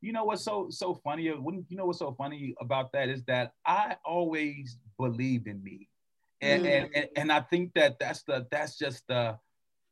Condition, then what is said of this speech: Stuttering. Listen, I stutter and it's okay. It is what it is.